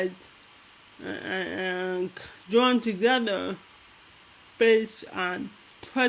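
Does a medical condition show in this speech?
Yes: cerebral palsy.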